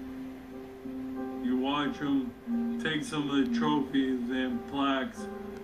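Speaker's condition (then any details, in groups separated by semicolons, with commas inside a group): ALS; speaks via computer, feeding tube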